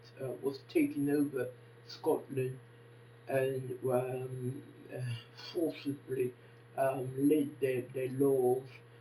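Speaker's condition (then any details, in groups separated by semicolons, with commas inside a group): Facial palsy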